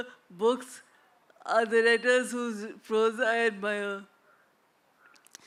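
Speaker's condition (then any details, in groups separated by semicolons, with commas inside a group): Traumatic brain injury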